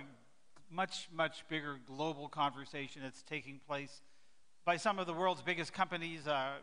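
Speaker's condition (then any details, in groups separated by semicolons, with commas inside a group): No condition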